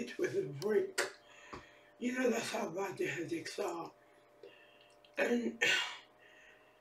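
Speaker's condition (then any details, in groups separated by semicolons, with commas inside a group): Facial palsy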